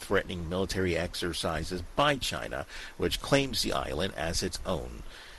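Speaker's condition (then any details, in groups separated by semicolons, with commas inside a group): No condition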